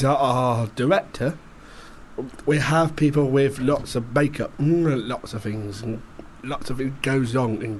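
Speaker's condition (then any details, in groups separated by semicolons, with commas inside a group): Down syndrome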